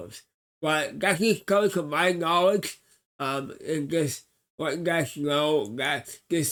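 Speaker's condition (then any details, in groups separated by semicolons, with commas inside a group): Cerebral palsy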